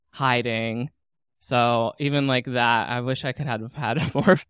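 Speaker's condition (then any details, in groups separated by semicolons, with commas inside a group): No condition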